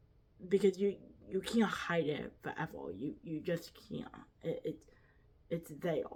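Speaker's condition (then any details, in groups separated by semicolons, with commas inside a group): Quadriplegic cerebral palsy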